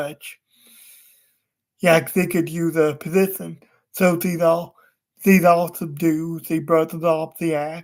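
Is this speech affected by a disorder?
Yes: cerebral palsy.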